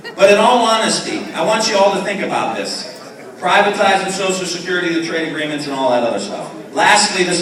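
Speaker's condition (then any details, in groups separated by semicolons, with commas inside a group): No condition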